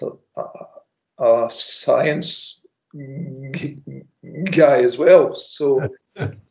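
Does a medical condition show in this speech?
Yes: stammer; restrictive through life until Maguire speech recovery program about 21 years ago; since Maguire program able to give public, after-dinner, wedding and funeral speeches; says currently pretty sloppy, not best example of Maguire program; here prolonged sounds, blocks.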